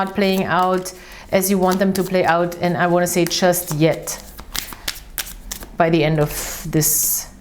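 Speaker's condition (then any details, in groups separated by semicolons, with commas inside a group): No condition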